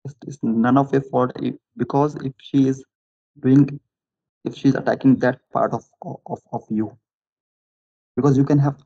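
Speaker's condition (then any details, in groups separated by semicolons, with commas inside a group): Stammering; stammer since very young age, at 16 blocked, stammered and spat during school assembly speech; adult, openly discloses stammer, expects to stammer during this conversation, asks listeners for patience; stammers less when more confident, stammers when nervous; repeated sounds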